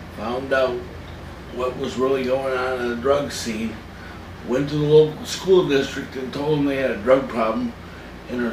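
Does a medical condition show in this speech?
Yes: cerebral palsy.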